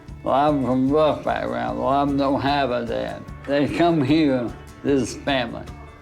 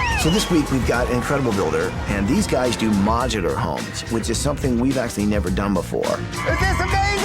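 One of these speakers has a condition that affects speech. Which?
The first: ALS; weakened muscles; speech affected.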